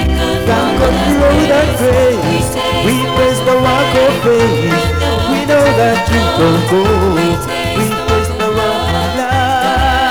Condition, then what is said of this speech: No condition.